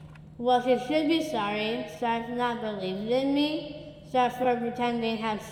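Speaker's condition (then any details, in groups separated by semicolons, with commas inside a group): Down syndrome; suspected prenatally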